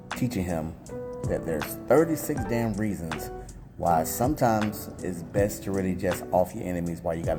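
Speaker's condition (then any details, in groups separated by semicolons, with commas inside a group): No condition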